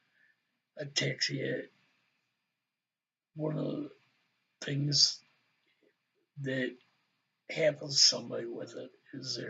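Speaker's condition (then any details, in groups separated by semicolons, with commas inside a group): Ataxia; balance and speech deficit; diagnosed within last four months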